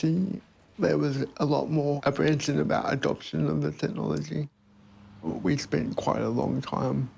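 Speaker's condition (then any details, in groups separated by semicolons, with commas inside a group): Cerebral palsy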